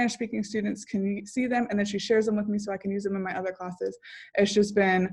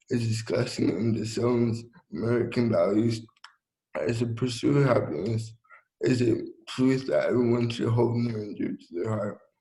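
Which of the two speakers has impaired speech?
The second: cerebral palsy; from birth after resuscitation, affects speech, walking, motor function; speech audibly affected, no speech or self-feeding in childhood.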